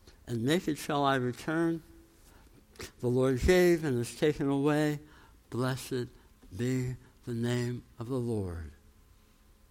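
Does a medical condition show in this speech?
Yes: tongue cancer, jaw reconstruction, osteonecrosis of jaw after radiation; radiation-treated tongue cancer, jaw transplant in Miami, mandible bone graft, titanium implants.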